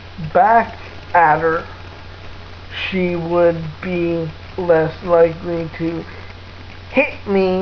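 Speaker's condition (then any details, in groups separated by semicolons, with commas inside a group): Cerebral palsy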